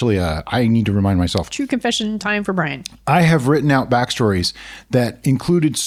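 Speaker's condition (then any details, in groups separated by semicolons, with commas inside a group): No condition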